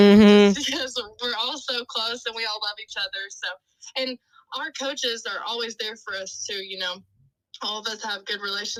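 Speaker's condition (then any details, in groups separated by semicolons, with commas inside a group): No condition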